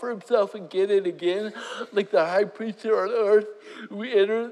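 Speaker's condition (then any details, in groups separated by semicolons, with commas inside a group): Cerebral palsy; speaks publicly full-time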